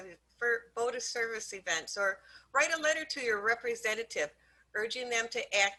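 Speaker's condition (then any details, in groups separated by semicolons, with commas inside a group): No condition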